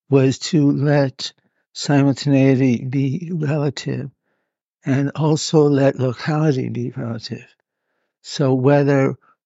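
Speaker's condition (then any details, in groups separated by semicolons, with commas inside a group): Parkinson's; must move about during interview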